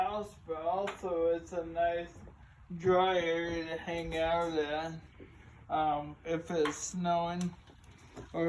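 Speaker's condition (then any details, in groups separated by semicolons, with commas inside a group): ALS; starting to lose voice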